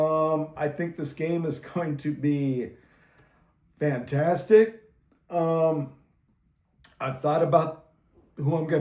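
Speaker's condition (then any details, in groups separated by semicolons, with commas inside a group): No condition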